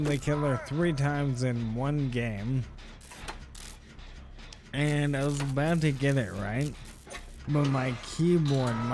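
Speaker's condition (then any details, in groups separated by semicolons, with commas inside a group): ALS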